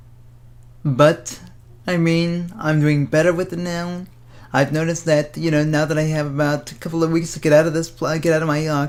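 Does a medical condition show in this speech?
Yes: cerebral palsy; speaks fast.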